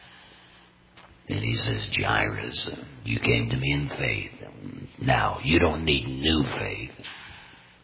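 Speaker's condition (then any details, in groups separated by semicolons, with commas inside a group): Total laryngectomy; complete laryngectomy for larynx cancer, voice prosthesis; unusual tone of voice, may sound painful to listeners, no pain speaking, understandable with careful listening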